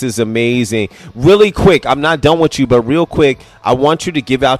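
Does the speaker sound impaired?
No.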